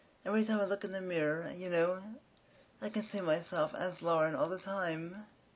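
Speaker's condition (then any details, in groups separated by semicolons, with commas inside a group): Cerebral palsy; speaks fast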